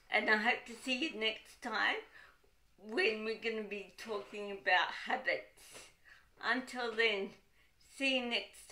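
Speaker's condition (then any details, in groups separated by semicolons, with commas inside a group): Cerebral palsy, dystonic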